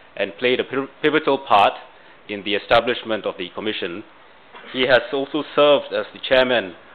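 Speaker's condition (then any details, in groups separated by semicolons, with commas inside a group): No condition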